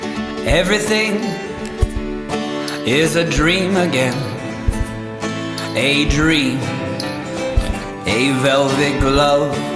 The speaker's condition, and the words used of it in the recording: None; typical speech.